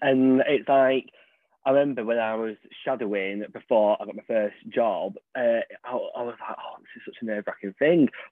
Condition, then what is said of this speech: Stuttering. And I'm not sure if you realize I speak a bit fast.